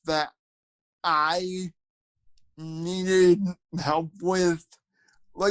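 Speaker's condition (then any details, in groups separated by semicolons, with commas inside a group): Cerebral palsy, spastic quadriplegia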